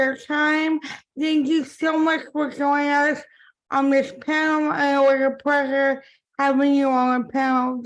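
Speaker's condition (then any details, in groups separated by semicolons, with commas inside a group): Cerebral palsy; impaired speech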